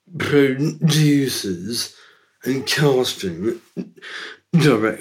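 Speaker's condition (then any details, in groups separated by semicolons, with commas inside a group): Down syndrome; from birth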